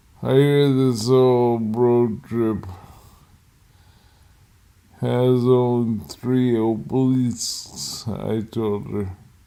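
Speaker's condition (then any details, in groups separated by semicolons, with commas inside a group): Multiple sclerosis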